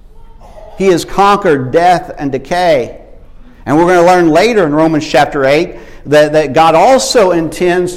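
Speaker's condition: No condition

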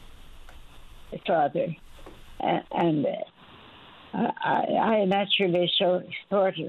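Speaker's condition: Speech impediment after stroke, mild; stroke a couple of years ago; about two years post-stroke, doing okay, cannot read own diaries since stroke; some words may need clarifying, son Chess offers to clarify

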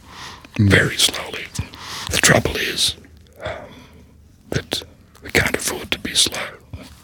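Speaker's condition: Laryngectomy, voice prosthesis

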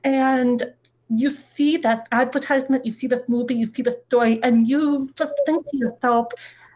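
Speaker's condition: Deafness; medical diagnosis

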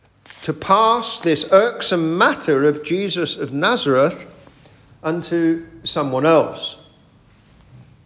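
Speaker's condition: No condition

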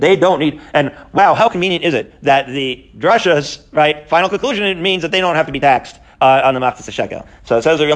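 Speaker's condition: No condition

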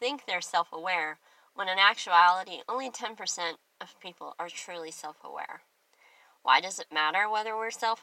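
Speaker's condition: Cleft lip and palate; congenital, past surgeries, wears hearing aids; clear speech

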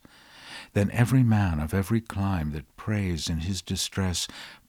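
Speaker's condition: No condition

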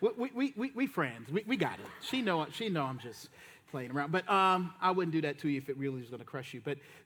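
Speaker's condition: No condition

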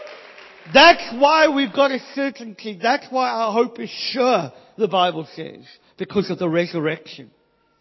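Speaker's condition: Cleft palate, Pierre Robin syndrome

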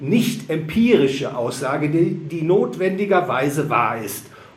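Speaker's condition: No condition

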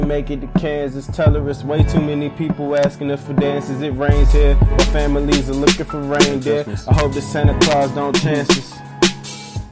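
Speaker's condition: No condition

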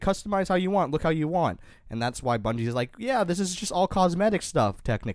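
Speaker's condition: No condition

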